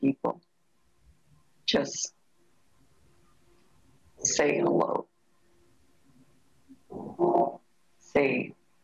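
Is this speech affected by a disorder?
Yes: aphasia after stroke; aphasia from stroke caused by stent, right arm and leg paralysis, walking regained through rehab; some years since stroke, difficulty with tasks using hands; affects ability to speak or process thoughts, thoughts reach mouth slowly.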